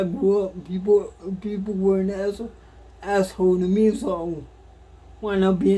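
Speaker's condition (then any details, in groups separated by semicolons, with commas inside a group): Cerebral palsy; cannot walk, uses wheelchair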